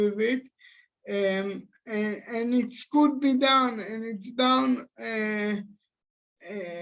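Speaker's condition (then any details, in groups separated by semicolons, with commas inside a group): Cerebral palsy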